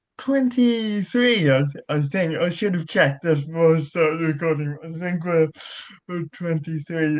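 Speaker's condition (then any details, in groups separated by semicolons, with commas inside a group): Cerebral palsy; childhood surgery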